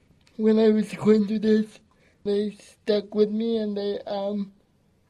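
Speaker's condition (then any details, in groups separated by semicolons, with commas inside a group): Cerebral palsy; mostly physical disability, wheelchair user, fatigues quickly, age 17; gentle, calm, strong voice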